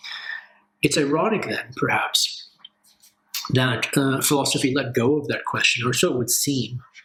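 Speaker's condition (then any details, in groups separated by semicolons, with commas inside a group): No condition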